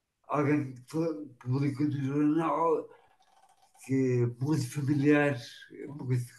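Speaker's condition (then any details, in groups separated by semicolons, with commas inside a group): Machado-Joseph disease (sca3)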